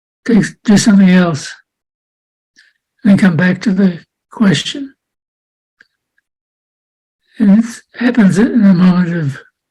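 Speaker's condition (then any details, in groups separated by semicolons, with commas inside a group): Parkinson's disease; unsteady walking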